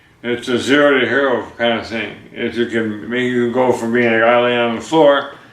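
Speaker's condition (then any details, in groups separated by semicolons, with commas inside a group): Parkinson's disease; young onset, deep brain stimulation, two brain electrodes; takes carbidopa levodopa, on and off time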